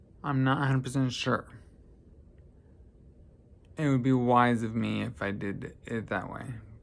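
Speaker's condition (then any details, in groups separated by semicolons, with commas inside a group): Traumatic brain injury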